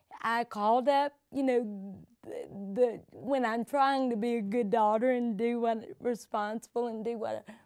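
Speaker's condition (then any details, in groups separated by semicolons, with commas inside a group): Cerebral palsy; from birth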